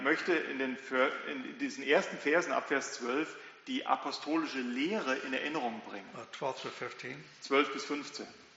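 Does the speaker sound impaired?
No.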